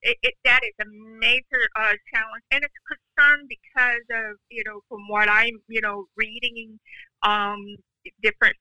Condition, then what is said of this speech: Deafness. She's interpreting everything that you're saying, and you're hearing me speaking because I have a severe hearing loss, even though I can speak for myself.